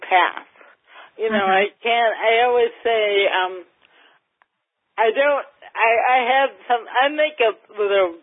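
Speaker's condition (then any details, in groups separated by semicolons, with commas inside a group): Cerebral palsy, mild; mildly affects speech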